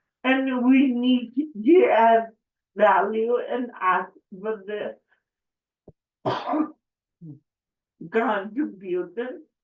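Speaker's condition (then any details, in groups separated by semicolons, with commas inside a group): Cerebral palsy; affects speech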